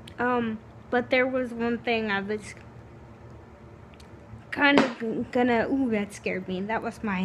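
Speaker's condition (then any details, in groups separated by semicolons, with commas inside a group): Cerebral palsy; mainly right side, right hand contracted; no current therapy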